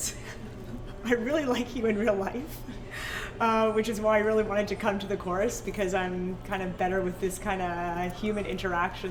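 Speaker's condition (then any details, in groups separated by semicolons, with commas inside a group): No condition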